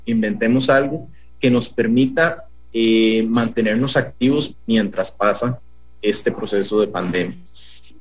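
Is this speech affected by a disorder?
No.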